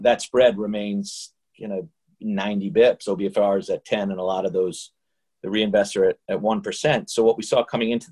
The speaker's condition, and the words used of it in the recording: No condition.